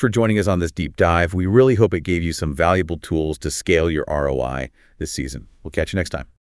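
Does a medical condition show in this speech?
No.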